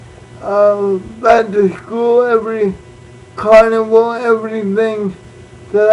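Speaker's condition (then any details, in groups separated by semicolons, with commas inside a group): Cerebral palsy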